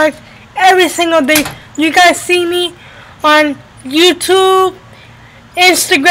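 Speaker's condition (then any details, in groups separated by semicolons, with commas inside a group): Cerebral palsy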